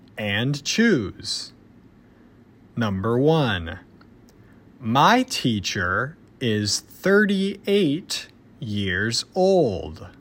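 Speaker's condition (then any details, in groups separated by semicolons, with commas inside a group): No condition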